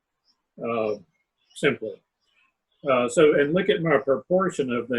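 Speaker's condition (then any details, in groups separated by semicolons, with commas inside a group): No condition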